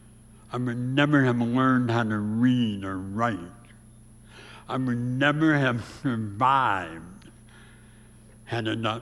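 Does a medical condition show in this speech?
Yes: severe speech impediment; about age 84.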